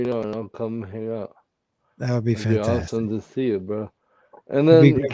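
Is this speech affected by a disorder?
Yes: cerebral palsy.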